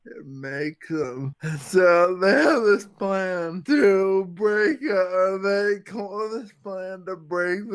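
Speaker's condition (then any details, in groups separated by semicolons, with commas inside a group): Friedreich's ataxia; physical therapy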